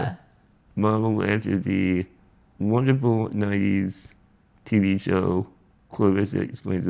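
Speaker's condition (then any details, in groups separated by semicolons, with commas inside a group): Spinal muscular atrophy; neuromuscular disability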